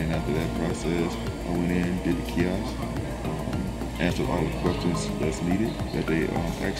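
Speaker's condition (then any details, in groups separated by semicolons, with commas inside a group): No condition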